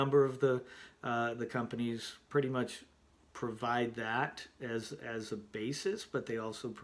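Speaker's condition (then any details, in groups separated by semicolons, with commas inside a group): No condition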